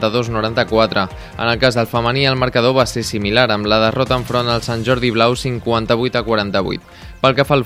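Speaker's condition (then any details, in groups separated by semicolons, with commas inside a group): No condition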